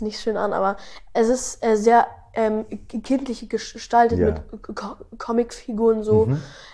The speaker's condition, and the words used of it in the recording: Stuttering. Und viele fragen mich auch, wieso ich in dem Lied nicht stottere, weil ich stottere ja, wie man das vielleicht schon sehr häufig hört.